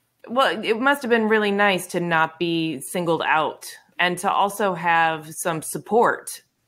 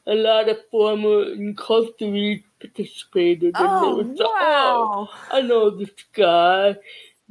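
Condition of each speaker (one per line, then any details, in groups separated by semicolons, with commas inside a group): No condition
Cerebral palsy; from birth; childhood speech therapy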